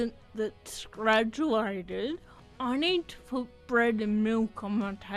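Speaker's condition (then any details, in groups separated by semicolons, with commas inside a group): Athetoid cerebral palsy; voice slightly affected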